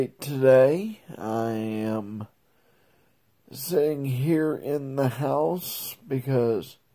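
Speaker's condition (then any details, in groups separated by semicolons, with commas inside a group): Multiple sclerosis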